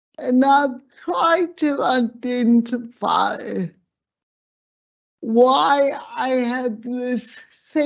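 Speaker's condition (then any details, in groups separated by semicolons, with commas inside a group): Slurred speech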